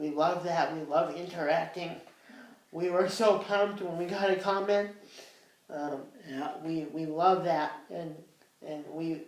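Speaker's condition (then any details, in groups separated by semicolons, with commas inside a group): Cerebral palsy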